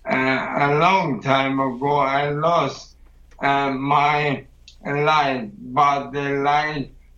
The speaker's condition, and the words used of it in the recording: ALS (motor neuron disease). And also about my voice, and you need muscle for the voice too.